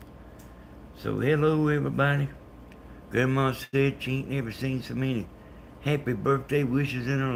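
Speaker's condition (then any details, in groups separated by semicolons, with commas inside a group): Brain bleed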